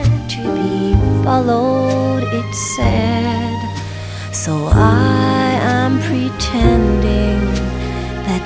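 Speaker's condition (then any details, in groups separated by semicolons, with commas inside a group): No condition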